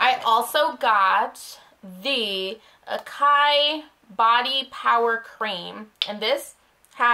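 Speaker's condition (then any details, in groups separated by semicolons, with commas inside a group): No condition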